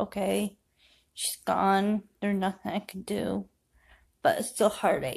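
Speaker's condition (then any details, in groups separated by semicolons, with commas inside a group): Cerebral palsy; affects walking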